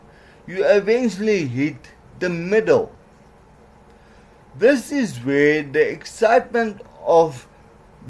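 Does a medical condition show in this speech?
Yes: cerebral palsy; legs affected.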